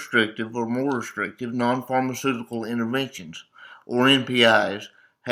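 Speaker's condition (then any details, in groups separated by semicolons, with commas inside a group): Cerebral palsy; reports speaking clearly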